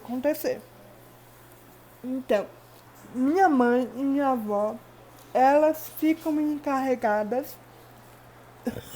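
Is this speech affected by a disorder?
Yes: cerebral palsy.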